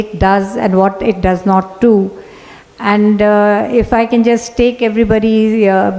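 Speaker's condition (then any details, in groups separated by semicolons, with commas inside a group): No condition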